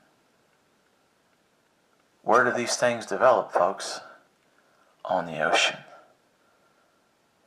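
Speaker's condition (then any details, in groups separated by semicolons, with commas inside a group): No condition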